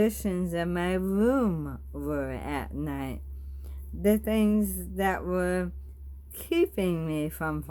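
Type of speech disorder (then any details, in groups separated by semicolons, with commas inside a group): Bulbar dysarthria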